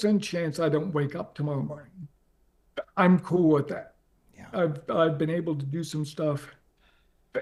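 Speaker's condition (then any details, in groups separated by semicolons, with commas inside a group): ALS; progressive, onset leg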